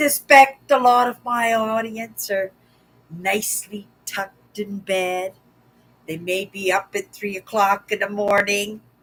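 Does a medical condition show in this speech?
No.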